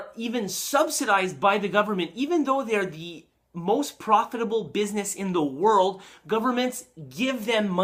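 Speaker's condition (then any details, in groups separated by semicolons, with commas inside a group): No condition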